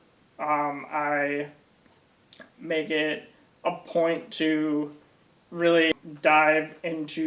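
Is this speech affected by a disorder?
Yes: ALS; onset in legs, then arms, then core.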